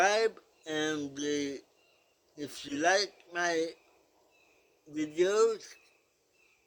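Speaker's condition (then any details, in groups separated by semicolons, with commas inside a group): Cerebral palsy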